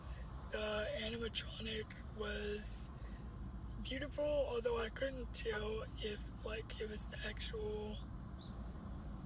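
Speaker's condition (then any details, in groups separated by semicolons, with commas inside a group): Cerebral palsy; uses a wheelchair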